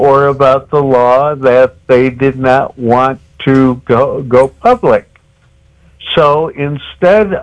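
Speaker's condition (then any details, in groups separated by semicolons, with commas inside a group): Cerebral palsy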